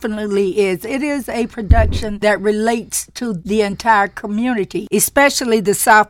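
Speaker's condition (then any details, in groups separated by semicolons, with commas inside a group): No condition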